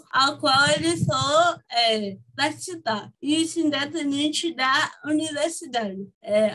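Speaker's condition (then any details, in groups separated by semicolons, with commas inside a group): Cerebral palsy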